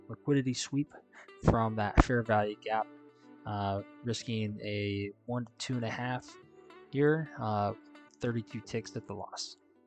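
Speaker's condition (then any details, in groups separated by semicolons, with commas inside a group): No condition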